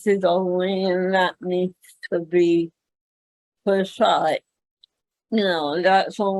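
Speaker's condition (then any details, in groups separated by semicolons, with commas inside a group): Cerebral palsy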